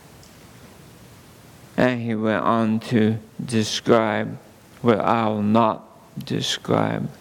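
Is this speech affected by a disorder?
Yes: ALS; under neurologist care.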